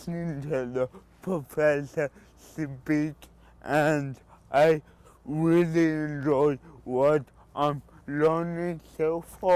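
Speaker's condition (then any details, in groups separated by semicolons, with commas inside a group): Cerebral palsy; speech impediment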